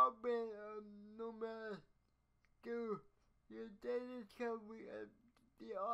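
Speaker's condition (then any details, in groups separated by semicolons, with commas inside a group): Cerebral palsy; speech affected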